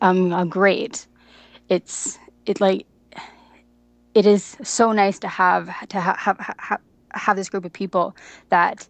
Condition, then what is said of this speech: Stuttering. So for me, being in therapy and having skills and feel like I can completely control the way that I'm talking, to me that feels more natural now than just talking and stuttering.